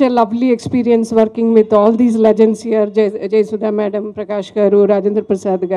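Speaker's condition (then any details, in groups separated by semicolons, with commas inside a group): No condition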